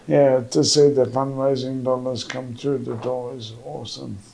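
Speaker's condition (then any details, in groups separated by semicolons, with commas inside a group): MND; diagnosed 10 years ago, trial drug 8.5 years slowing progression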